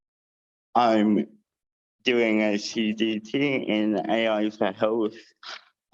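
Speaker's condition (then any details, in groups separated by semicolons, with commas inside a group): Cerebral palsy with dysarthria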